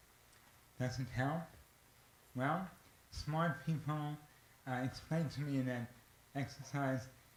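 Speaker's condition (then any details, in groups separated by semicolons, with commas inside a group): Myotonic dystrophy; weak arms and neck muscles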